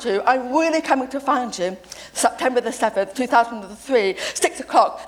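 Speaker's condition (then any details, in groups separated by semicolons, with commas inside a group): Deafness; deaf since age seven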